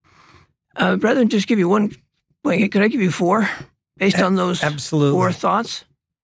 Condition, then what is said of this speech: Parkinson's disease. He would come, but it's sometimes hard for him to get the words across that he would like to share because of this Parkinson's.